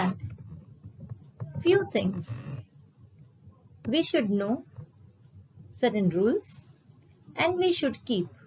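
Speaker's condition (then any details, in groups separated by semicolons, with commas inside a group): No condition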